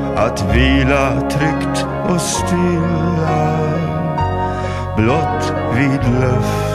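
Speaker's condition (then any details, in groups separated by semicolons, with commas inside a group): No condition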